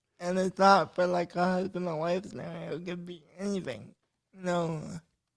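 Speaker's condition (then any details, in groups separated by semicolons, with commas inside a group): Cerebral palsy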